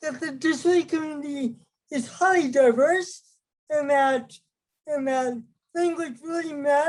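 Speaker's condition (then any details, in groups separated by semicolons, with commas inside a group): Cerebral palsy; affects ability to speak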